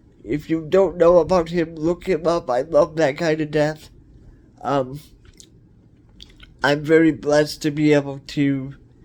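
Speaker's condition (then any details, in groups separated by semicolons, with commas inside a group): Cerebral palsy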